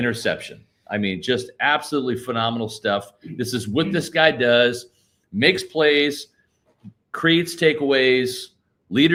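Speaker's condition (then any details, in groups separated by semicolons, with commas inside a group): No condition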